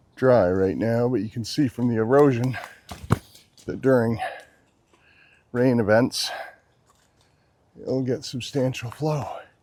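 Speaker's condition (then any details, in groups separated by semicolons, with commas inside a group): No condition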